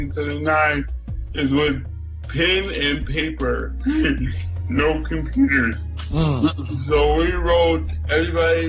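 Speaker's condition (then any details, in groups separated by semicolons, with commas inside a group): Cerebral palsy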